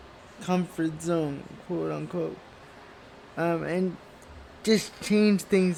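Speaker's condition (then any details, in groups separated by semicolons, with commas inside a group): Cerebral palsy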